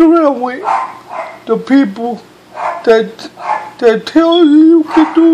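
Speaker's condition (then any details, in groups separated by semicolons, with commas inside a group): Cerebral palsy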